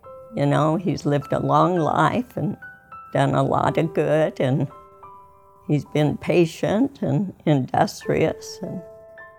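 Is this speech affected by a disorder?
Yes: ALS; rare incurable progressive neurodegenerative disease, diagnosed about 3 years ago, lost ability to walk, wheelchair user.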